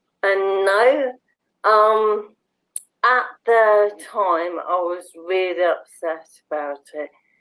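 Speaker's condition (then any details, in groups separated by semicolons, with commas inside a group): Motor neurone disease; bulbar onset, speech and swallowing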